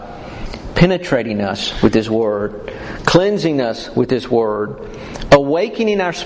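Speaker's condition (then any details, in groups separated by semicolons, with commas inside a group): No condition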